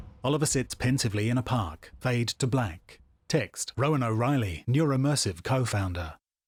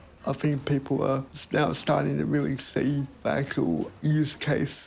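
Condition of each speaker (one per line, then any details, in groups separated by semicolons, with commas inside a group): No condition
Cerebral palsy; diagnosed around 12 months, missed milestones; no speech until age 5 or 6, insufficient breath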